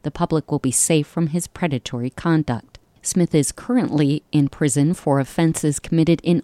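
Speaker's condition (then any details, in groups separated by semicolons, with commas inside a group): No condition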